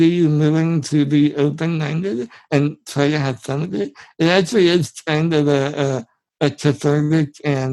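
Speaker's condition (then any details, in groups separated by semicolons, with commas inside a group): Spinal muscular atrophy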